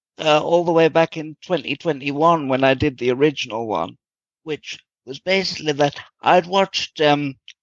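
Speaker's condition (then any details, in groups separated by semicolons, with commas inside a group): Cerebral palsy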